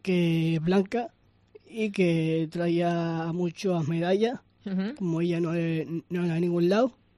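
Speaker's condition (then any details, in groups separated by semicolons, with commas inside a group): Down syndrome; from birth, extra chromosome 21, age 19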